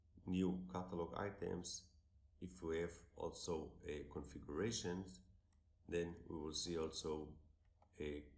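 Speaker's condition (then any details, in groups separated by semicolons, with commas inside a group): No condition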